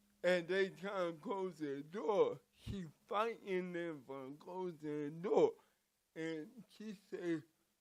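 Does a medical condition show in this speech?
Yes: cerebral palsy; from birth.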